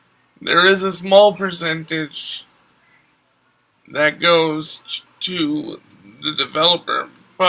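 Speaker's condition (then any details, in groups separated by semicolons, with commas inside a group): Cerebral palsy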